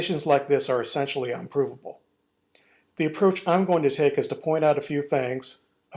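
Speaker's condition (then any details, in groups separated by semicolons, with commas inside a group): No condition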